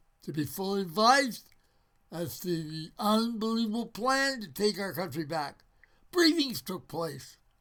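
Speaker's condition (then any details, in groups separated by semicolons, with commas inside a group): Parkinson's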